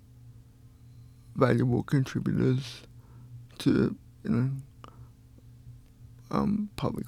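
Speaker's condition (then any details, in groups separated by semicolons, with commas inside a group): Cerebral palsy; cerebral palsy from birth, born two months premature, died twice at birth, lifelong wheelchair user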